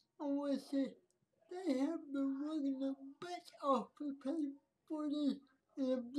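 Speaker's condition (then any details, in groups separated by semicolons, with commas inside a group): Cerebral palsy; speech affected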